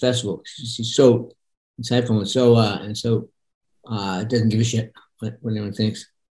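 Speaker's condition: Parkinson's; voice sometimes monotone

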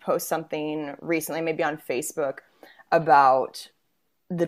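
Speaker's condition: No condition

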